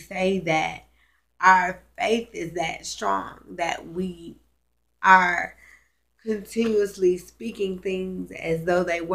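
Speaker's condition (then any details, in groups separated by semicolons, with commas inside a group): Cerebral palsy, spastic; now talking and breathing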